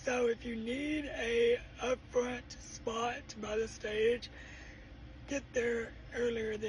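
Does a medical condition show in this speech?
Yes: cerebral palsy; uses a wheelchair.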